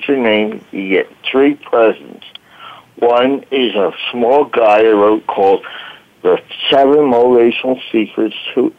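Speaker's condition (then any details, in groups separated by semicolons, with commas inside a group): Voice box damage from tracheostomy; fire at 30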